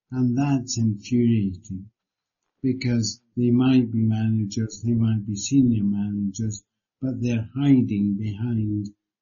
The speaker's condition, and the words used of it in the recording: Parkinson's disease. I have a tendency to slur my words, so I speak more slowly.